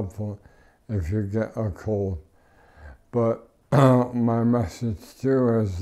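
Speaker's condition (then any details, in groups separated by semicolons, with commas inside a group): ALS; mucus once blocked airway, could not breathe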